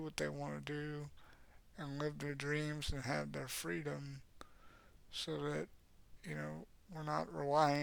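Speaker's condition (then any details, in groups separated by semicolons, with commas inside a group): Cerebral palsy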